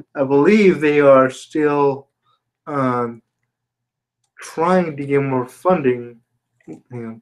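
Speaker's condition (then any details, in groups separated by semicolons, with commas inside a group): Spastic quadriplegia cerebral palsy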